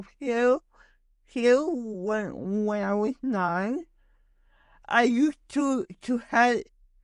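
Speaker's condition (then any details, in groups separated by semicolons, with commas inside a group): Cerebral palsy; muscle spasms, involuntary body movements; stutters heavily when talking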